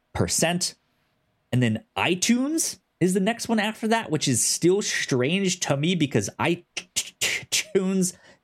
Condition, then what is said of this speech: Stuttering. They thought that I was doing a bit, that I was doing some kind of like cartoony bit, like some Scooby-Doo, like, well, gosh, I don't know.